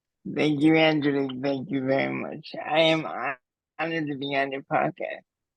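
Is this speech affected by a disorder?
Yes: cerebral palsy.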